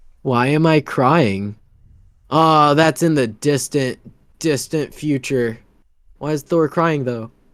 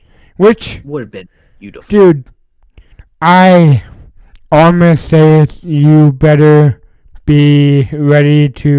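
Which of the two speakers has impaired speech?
The second: cerebral palsy.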